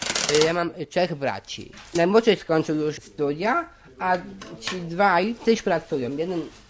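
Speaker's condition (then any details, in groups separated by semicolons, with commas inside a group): Down syndrome; intellectual disability, intermittent memory lapses, difficulty with arithmetic and counting money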